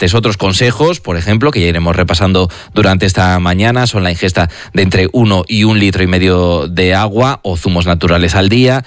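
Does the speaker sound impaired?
No.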